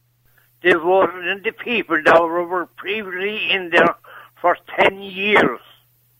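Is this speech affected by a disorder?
Yes: Parkinson's; Parkinson's with dementia, loses balance.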